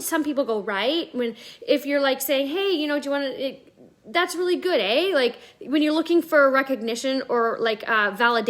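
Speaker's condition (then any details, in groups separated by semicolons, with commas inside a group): No condition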